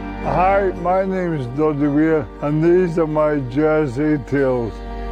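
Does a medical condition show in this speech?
Yes: motor neuron disease.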